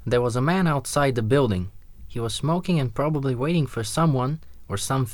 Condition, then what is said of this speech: No condition.